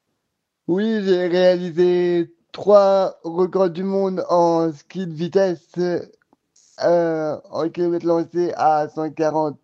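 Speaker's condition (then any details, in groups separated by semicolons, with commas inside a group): Cerebral palsy; round-the-clock personal assistants, sophrology, pool and osteopathy sessions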